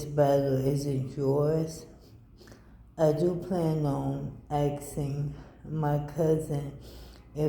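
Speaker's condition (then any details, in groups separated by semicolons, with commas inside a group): ALS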